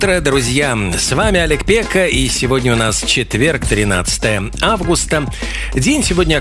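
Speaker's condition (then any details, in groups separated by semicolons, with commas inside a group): No condition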